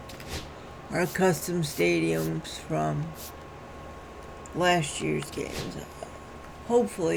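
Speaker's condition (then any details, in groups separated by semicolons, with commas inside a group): Cerebral palsy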